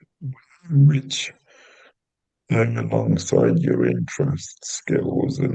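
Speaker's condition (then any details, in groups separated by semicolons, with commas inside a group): Cerebral palsy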